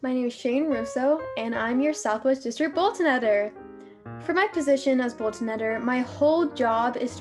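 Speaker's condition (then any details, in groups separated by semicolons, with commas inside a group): No condition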